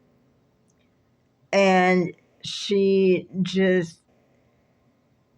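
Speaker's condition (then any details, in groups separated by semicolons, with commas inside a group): Cerebral palsy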